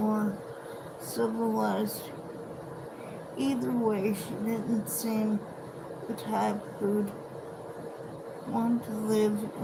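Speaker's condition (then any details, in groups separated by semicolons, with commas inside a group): Cerebral palsy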